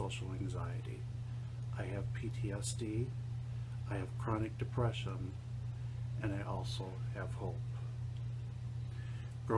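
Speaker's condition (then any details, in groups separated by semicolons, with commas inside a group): No condition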